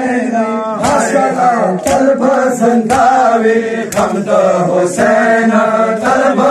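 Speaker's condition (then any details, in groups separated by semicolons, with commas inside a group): No condition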